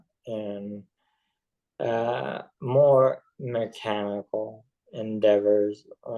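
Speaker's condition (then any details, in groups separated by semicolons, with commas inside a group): ALS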